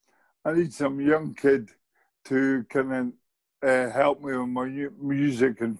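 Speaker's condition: Motor neurone disease; still speaks, host calls speech eloquent

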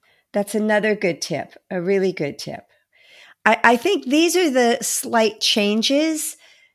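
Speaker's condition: No condition

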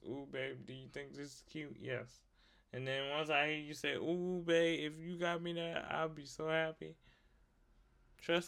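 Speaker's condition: Cerebral palsy; wheelchair user

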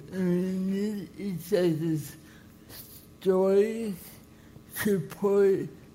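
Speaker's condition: Cerebral palsy; no breathing for 25 minutes

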